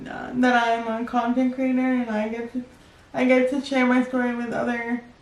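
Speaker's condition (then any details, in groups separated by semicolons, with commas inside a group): Cerebral palsy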